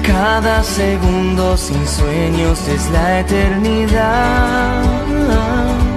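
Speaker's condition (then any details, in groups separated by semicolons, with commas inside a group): No condition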